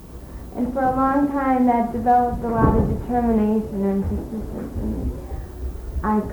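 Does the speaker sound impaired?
Yes: cerebral palsy; non-progressive, plateau in abilities, walks without wheelchair, no formal physical therapy.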